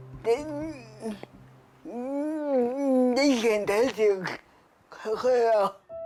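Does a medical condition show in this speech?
Yes: severe brain lesion disability; acquired in childhood, train accident, impaired hands with tremor; applying for AAC device; pronunciation worsening over last 3-4 years, hard to understand.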